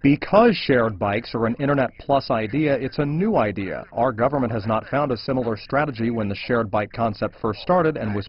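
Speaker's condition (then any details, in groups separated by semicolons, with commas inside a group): No condition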